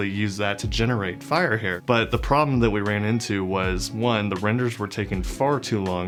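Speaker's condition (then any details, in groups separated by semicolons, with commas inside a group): No condition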